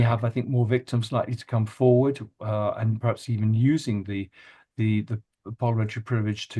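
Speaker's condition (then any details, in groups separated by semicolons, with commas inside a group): No condition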